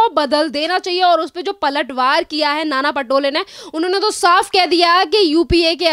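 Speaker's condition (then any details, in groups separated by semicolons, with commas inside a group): No condition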